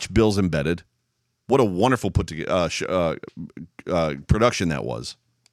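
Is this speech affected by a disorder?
No.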